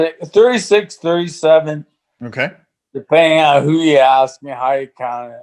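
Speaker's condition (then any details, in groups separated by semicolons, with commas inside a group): ALS; breathing affected after injection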